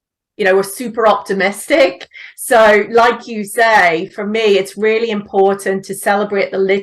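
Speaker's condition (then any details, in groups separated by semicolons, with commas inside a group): No condition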